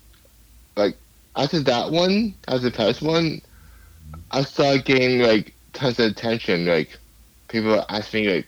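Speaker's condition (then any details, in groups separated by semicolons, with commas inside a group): Cerebral palsy; lifelong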